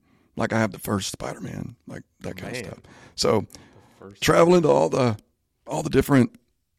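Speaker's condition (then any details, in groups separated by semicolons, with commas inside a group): Spasmodic dysphonia; voice issue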